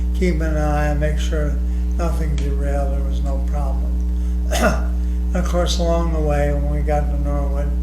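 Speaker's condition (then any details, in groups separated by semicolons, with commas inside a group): ALS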